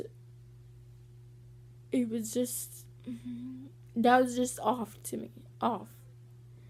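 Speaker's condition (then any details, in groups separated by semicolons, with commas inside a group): Cerebral palsy; walking sometimes hard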